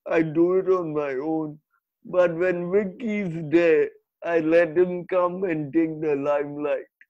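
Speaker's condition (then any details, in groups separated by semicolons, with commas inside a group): Cerebral palsy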